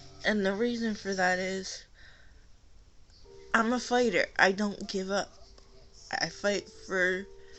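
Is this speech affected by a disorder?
Yes: cerebral palsy.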